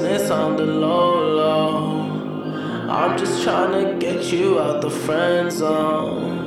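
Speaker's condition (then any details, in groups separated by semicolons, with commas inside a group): No condition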